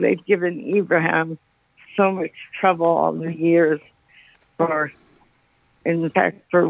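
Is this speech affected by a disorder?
Yes: Parkinson's; recent onset.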